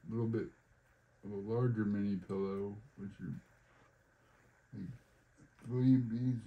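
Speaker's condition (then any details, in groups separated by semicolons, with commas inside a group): Cerebral palsy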